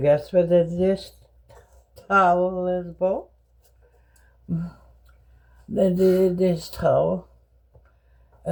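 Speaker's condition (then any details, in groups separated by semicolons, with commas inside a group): Bell's palsy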